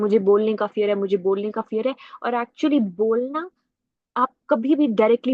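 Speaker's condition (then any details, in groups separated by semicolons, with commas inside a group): No condition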